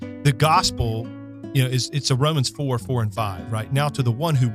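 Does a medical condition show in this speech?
No.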